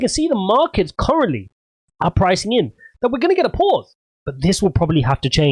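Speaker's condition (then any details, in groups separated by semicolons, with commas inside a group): No condition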